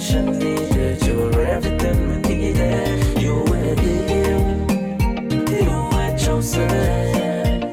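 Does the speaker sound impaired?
No.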